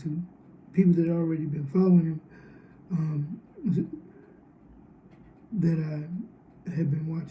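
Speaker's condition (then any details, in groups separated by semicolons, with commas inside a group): Cerebral palsy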